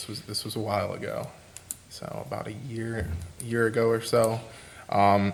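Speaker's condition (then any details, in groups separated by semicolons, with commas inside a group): No condition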